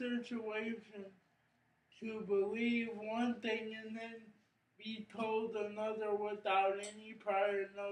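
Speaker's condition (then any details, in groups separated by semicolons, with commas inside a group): Cerebral palsy; brain injury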